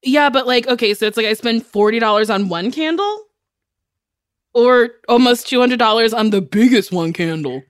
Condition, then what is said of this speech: None; typical speech.